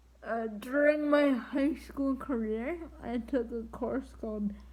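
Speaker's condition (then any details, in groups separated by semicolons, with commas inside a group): Triplegic cerebral palsy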